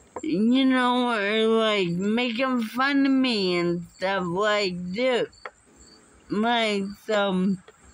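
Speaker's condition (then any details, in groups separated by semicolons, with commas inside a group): Muscular dystrophy; unable to walk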